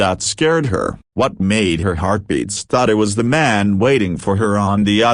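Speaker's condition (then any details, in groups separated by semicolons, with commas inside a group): No condition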